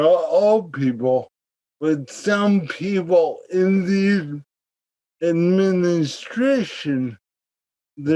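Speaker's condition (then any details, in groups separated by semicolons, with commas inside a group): Cerebral palsy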